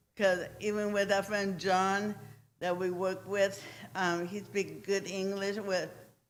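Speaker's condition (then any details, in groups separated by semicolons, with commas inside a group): Cerebral palsy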